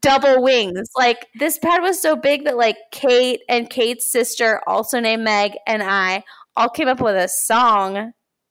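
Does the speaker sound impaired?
No.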